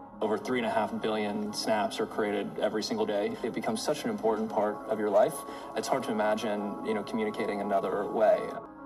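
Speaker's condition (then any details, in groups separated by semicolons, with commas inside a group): No condition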